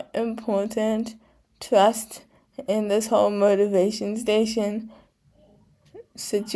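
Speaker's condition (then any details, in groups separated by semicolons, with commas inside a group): Cerebral palsy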